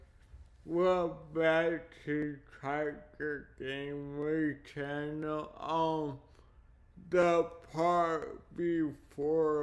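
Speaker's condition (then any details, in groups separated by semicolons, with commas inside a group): Cerebral palsy; speech impairment from condition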